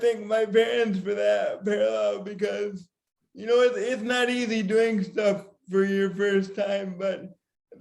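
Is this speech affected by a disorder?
Yes: cerebral palsy; severe cerebral palsy, affects walking, lifelong physical therapy.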